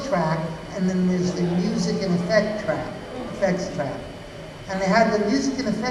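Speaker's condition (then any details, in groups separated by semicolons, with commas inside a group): No condition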